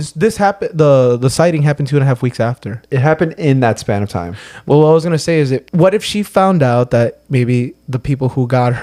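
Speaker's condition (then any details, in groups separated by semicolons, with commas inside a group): No condition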